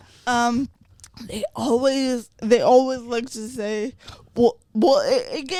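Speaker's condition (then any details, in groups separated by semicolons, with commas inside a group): Cerebral palsy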